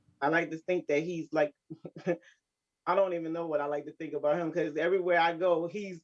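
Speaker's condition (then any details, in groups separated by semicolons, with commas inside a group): No condition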